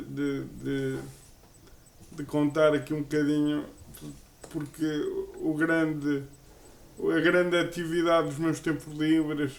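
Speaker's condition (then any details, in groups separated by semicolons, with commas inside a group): Cerebral palsy; uses a wheelchair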